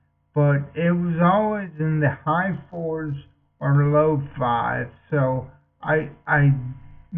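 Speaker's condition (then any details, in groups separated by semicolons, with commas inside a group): Multiple sclerosis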